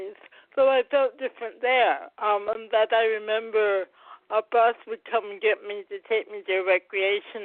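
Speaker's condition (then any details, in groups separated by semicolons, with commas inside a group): Cerebral palsy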